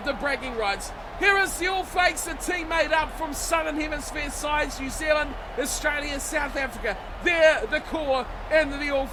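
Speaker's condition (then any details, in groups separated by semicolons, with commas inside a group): No condition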